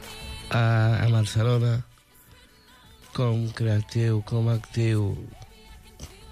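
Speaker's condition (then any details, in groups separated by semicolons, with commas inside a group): Down syndrome; intellectual disability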